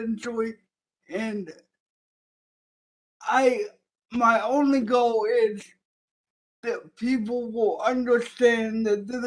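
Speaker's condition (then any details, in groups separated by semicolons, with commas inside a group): Cerebral palsy; from birth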